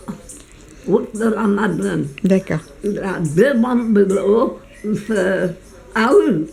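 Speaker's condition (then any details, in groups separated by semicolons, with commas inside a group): Meige syndrome; blepharospasm and oromandibular dystonia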